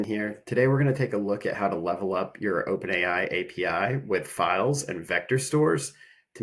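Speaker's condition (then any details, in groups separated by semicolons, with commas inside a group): No condition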